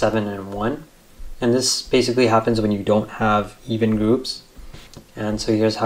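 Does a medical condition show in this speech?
No.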